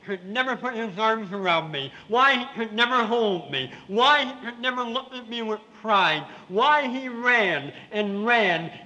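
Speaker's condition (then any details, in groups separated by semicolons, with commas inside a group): Severe cleft palate with lisp; half nose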